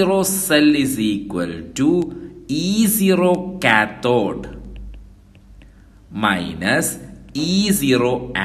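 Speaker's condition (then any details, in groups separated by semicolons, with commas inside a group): No condition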